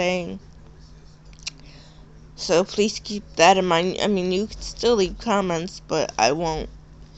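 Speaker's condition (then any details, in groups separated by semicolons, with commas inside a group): Cerebral palsy; type unknown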